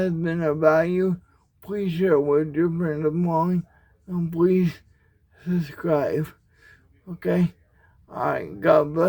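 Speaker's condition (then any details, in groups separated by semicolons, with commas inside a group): Cerebral palsy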